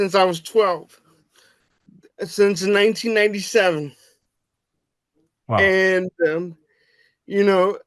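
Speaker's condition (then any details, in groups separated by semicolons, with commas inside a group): Cerebral palsy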